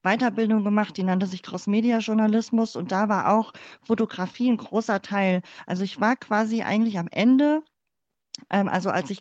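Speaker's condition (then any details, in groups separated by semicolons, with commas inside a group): Cleft palate; congenital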